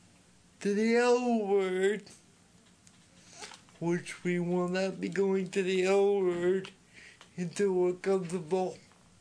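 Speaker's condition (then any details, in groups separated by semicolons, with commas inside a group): Speech impediment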